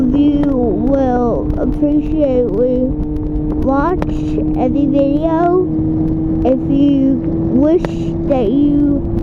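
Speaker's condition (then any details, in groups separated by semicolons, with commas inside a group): Cerebral palsy; affects legs; age 8, leg surgery upcoming, wheelchair planned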